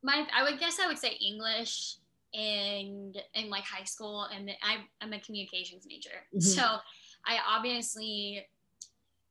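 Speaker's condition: Cleft lip and palate; about two surgeries a year until age 10-11, jaw realignment surgery going into junior year, last cleft surgery four in one; speech therapy in San Antonio after a later stroke, speech returned faster than other abilities

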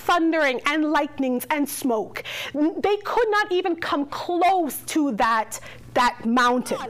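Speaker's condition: No condition

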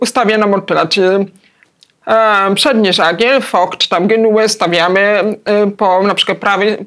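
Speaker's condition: Hard of hearing, cochlear implant

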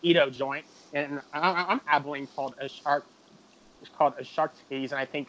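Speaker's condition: Stuttering; chronic developmental stuttering, onset about age 3 to 3.5 per parents, not outgrown, persisted into adulthood; prolonged sounds

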